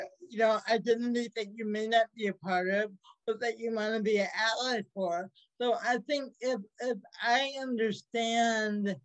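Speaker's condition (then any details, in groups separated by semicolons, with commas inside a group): Cerebral palsy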